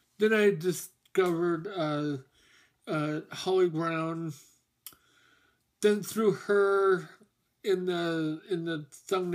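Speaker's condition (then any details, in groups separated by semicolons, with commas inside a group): Mobius syndrome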